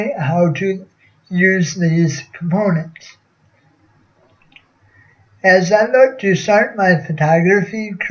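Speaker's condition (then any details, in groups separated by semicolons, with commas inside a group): Cerebral palsy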